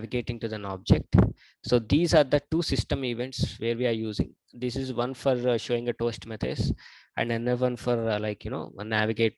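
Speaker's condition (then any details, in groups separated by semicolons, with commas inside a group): No condition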